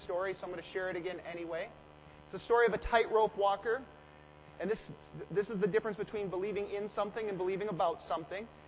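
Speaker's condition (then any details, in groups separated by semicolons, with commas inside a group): No condition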